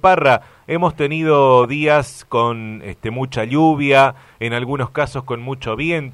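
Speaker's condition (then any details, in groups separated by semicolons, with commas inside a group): No condition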